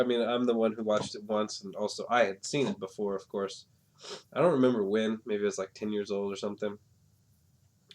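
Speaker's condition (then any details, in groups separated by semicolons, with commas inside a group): No condition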